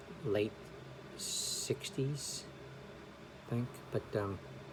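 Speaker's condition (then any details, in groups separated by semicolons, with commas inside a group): No condition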